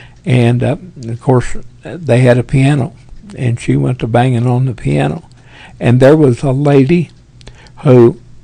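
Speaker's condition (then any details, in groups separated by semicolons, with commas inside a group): Parkinson's; tremors as early symptom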